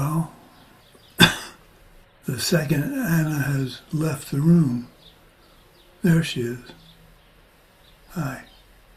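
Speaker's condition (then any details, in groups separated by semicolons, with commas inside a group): Parkinson's disease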